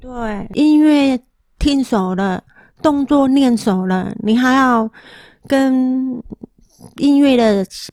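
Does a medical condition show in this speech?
Yes: moderate-to-severe hearing loss; wears hearing aids, car accident with seven days bedridden, rehabilitation to dance again.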